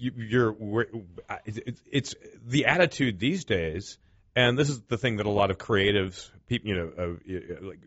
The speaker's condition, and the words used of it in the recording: Stuttering. I was born with a stutter. I'm a stammer, and it actually might manifest itself during this broadcast.